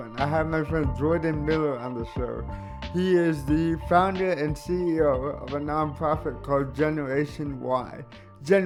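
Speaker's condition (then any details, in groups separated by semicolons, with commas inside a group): Cerebral palsy; caused by stroke at birth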